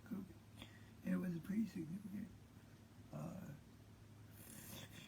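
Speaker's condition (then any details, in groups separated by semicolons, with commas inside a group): Cerebral palsy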